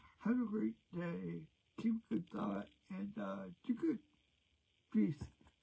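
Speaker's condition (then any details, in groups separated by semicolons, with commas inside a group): Cerebral palsy; present since birth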